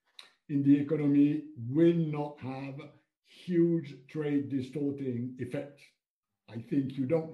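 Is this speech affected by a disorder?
No.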